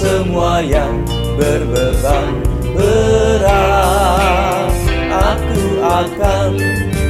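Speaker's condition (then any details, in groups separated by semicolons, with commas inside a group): No condition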